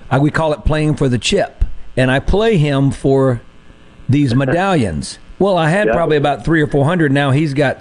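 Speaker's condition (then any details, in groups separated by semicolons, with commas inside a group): No condition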